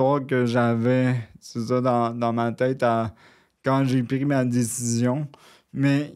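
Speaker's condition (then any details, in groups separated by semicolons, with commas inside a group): Cerebral palsy; brain damage, paralysis, wheelchair user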